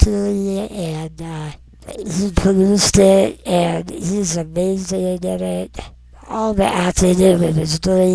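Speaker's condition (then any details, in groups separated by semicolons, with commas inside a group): Non-progressive muscular dystrophy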